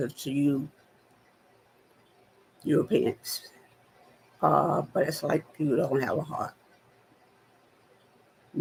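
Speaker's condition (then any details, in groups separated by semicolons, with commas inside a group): Spinal neurosarcoidosis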